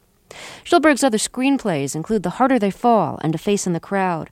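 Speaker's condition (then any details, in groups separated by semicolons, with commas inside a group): No condition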